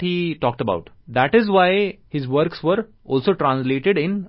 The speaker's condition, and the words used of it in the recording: No condition.